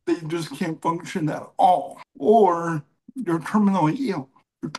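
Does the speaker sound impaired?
Yes: cerebral palsy.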